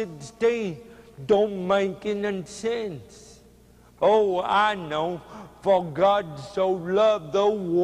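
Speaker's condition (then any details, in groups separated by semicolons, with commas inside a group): Cerebral palsy; speech hard to understand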